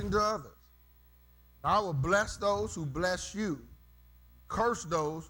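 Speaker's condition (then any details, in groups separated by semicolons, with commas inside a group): No condition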